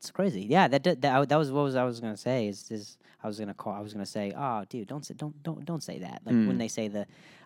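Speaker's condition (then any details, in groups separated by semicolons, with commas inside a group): Stuttering; attends National Stuttering Association meetings, declines speech pathologist suggestions such as breathing techniques; worse on stage when rushing and trying harder, occurs over phone, different cadence, throat shake; repeated sounds, repeated words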